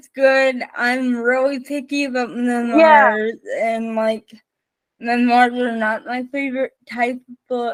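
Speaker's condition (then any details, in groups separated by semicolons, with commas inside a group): Spastic cerebral palsy, mixed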